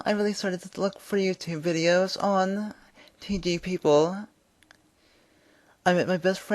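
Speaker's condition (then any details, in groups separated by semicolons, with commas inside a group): Cerebral palsy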